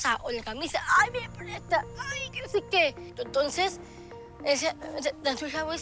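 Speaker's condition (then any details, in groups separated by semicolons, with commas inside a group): Down syndrome; very short limbs, small feet, hands and arms, short neck and torso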